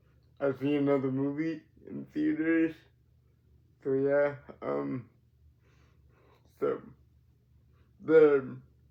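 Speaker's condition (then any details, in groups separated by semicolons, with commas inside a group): Cerebral palsy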